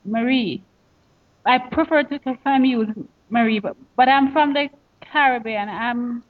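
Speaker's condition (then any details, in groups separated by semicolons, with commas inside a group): Stuttering; stuttering since childhood, familial, father Thomas and an aunt stutter, only one of father's seven children affected; stutters on own first name, uses substitute name, stutters more when upset, feels panic when stuttering; repeated sounds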